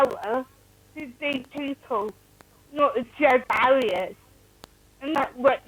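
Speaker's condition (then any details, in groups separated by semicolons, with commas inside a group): Cerebral palsy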